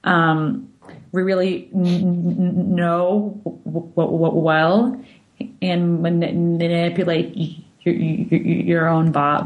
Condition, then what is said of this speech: Stuttering. Which I think the problem is just like feeling how helpless or like feeling trapped when I'm stuttering.